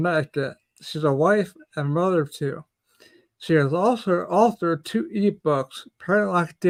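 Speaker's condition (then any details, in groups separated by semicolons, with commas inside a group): Ataxia; may slur speech, may sound drunk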